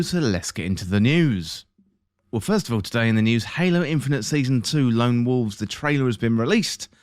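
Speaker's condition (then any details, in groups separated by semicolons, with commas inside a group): No condition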